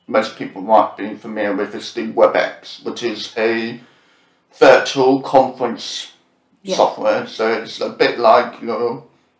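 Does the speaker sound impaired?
Yes: profound deafness with cochlear implants, born profoundly deaf, cochlear implants; congenital profound deafness, no hearing until first cochlear implant at age 2, only one implant allowed then; speaks fairly clearly after smooth speech therapy, speech not always this clear.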